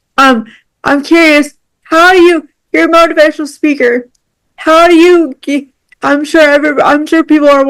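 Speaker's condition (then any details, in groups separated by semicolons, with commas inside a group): Cerebral palsy; spastic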